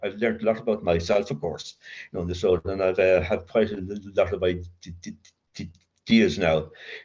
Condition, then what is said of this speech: Stuttering. So my uh, I stutter now in my mind, and uh, not so much in my uh, you know, uh, language.